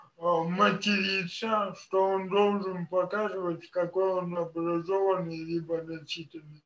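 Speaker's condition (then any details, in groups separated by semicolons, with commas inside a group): Cerebral palsy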